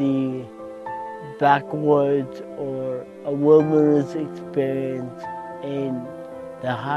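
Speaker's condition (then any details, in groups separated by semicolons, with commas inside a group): Cerebral palsy; from birth, severe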